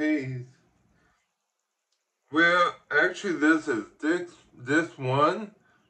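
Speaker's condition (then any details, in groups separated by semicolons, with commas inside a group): Ataxic cerebral palsy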